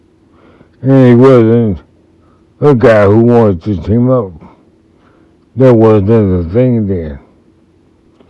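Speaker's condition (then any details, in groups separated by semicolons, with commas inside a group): Multiple sclerosis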